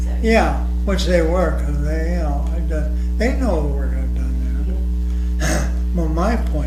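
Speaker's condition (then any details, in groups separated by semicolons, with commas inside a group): ALS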